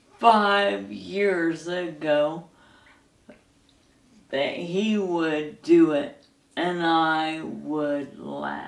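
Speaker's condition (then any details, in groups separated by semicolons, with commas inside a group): ALS; hand onset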